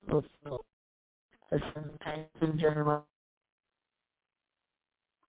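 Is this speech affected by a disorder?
Yes: cerebral palsy; past challenges speaking up.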